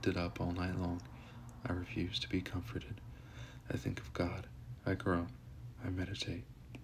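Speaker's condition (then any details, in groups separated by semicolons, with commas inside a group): No condition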